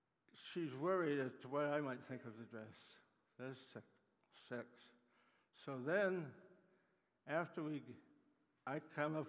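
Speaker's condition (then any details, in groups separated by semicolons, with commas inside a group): Parkinson's disease; Parkinson's attacks muscles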